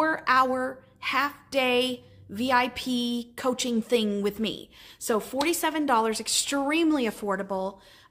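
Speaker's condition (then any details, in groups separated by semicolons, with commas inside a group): No condition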